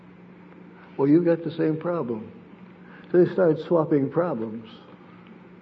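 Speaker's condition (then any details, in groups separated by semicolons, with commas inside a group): Parkinson's disease; sleep disrupted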